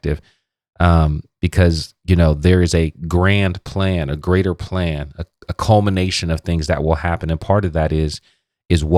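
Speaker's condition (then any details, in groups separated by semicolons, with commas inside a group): No condition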